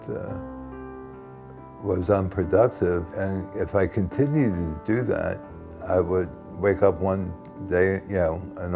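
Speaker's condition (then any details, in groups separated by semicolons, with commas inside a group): Tardive dyskinesia; involuntary mouth and face movements, antipsychotic medication cause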